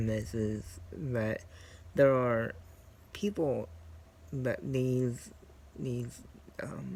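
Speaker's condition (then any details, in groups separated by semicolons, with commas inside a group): Cerebral palsy; scoliosis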